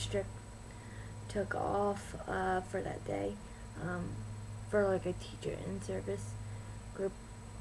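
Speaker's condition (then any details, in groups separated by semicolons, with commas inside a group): Cerebral palsy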